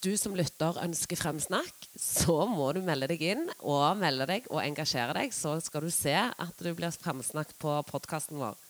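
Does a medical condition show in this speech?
No.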